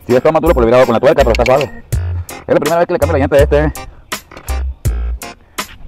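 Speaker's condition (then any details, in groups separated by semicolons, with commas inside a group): No condition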